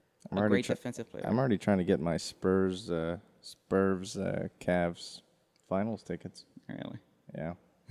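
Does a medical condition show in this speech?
No.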